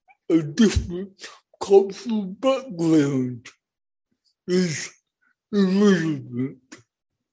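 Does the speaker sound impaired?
Yes: cerebral palsy; born not breathing.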